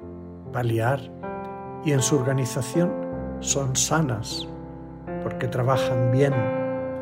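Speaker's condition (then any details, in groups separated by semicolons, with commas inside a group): No condition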